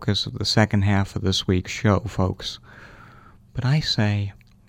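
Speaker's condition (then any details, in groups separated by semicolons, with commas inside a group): No condition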